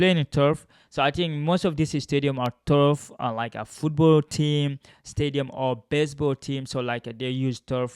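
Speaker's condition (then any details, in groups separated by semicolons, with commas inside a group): No condition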